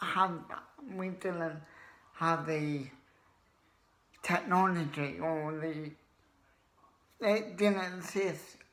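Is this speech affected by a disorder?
Yes: cerebral palsy; obvious speech impediment.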